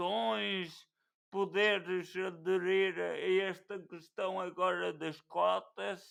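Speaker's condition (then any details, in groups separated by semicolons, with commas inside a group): Cerebral palsy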